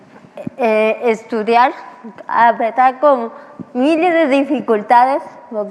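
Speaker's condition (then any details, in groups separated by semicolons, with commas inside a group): Cerebral palsy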